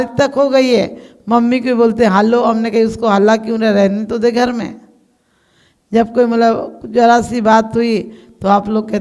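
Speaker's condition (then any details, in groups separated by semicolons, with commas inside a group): No condition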